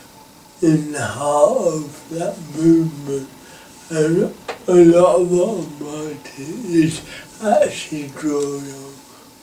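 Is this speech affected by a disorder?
Yes: cerebral palsy.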